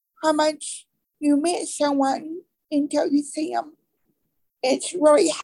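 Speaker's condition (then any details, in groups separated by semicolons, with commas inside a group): Cerebral palsy; from birth, birth defect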